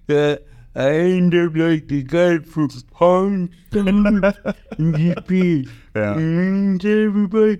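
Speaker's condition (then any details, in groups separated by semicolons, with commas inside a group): Cerebral palsy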